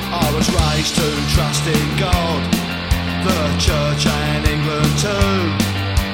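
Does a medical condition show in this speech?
No.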